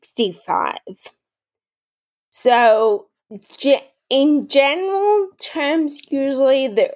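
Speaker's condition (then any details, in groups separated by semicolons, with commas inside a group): Friedreich's ataxia; ambulatory until about 21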